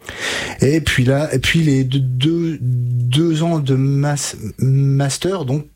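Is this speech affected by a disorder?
Yes: stuttering; speech therapy with Catherine Daubier in Nancy ages 20 to 25, learned fluency techniques; still stutters with blocks and repetitions; blocks and repetitions now, formerly severe, expressed self with fingers before therapy; here repeated sounds, prolonged sounds.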